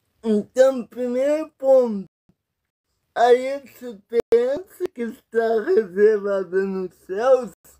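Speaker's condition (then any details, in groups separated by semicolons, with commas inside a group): Paralysis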